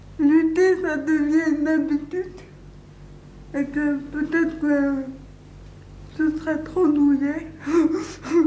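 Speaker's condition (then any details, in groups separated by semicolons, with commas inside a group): Cerebral palsy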